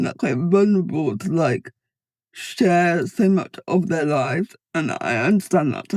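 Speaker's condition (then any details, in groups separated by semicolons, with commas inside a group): Cerebral palsy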